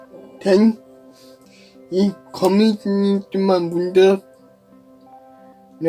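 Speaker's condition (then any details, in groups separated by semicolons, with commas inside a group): Cerebral palsy; brain lesion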